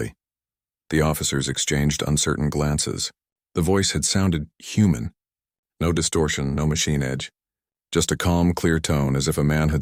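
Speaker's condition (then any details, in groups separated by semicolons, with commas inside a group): No condition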